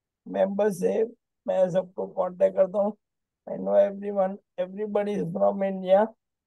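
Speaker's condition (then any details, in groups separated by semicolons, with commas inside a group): ALS; onset right index finger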